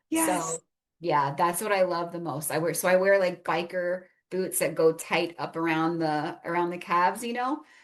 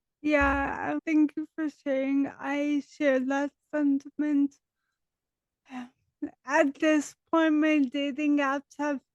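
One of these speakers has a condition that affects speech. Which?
The second: dystonia; dystonia from infancy, DBS implanted, wheelchair, head shaking, twitching; diagnosed age 10, now 33, on medication; speech impediment, noticed by others at 25.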